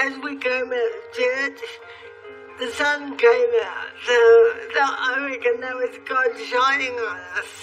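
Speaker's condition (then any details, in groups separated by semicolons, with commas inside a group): Cerebral palsy; speaks perfectly clearly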